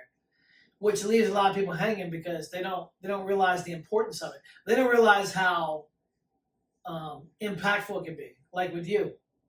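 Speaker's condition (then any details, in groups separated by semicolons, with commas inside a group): No condition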